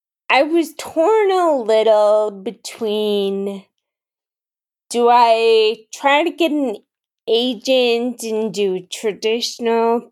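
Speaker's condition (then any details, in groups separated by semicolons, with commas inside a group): Friedreich's ataxia; Muscular Dystrophy Association for braces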